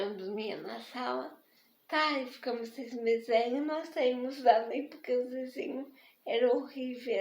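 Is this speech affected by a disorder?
Yes: spastic diplegic cerebral palsy.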